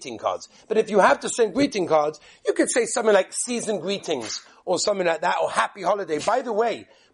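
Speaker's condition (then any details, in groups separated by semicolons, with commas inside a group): No condition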